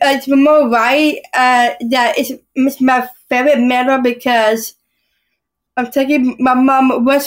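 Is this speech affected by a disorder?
Yes: Down syndrome; short ungrammatical phrases, asks mother what to say, mother Sandy prompts answer.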